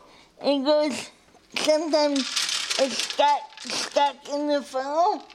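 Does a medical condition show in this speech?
Yes: cerebral palsy; diagnosed at 9 months after unable to sit properly, likened to stroke before birth, uses wheelchair.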